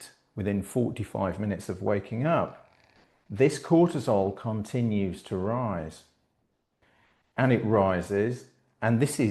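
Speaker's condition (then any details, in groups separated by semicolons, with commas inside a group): No condition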